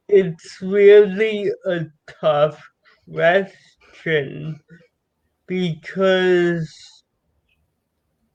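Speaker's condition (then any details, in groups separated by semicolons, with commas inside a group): Cerebral palsy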